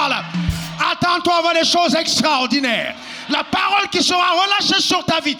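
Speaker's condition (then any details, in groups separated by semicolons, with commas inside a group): No condition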